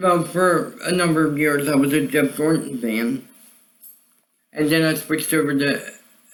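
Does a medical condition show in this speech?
Yes: cerebral palsy; voice sound affected.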